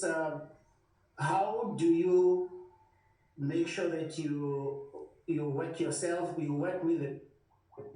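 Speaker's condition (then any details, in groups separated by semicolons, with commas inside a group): No condition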